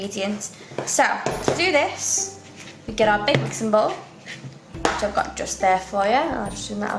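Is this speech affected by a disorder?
No.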